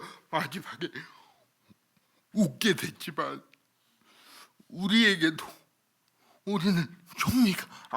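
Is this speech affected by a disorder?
Yes: cerebral palsy.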